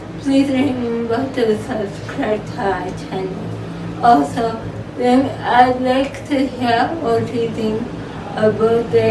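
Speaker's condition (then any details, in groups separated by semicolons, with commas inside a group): Cerebral palsy; from birth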